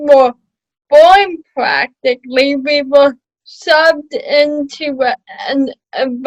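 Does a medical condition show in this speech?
Yes: cerebral palsy.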